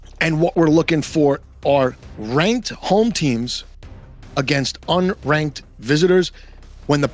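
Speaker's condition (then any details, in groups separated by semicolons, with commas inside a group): No condition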